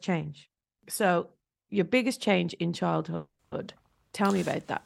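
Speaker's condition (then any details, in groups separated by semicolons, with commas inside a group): No condition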